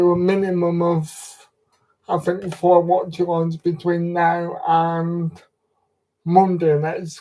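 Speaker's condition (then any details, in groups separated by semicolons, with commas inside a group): Cerebral palsy; full wheelchair use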